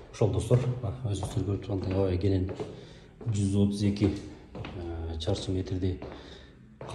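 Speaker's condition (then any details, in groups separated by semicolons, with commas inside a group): No condition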